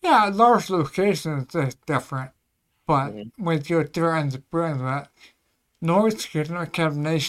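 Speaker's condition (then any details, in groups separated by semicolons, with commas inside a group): Cerebellar ataxia; not a walker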